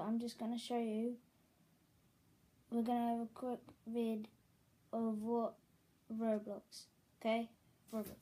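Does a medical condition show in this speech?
No.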